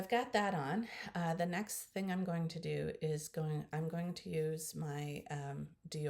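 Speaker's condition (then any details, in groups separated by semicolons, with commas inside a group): No condition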